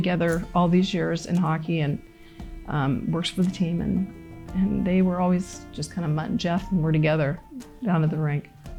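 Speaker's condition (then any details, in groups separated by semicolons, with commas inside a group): No condition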